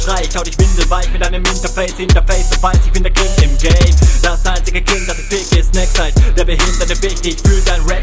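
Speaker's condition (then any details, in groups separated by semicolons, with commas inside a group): No condition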